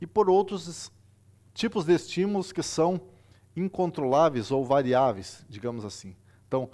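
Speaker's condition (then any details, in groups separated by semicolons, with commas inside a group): No condition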